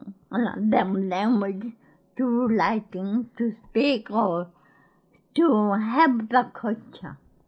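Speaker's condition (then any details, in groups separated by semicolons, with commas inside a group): Cerebral palsy; born in Greece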